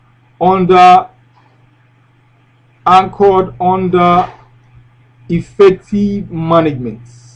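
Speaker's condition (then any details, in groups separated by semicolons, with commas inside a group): No condition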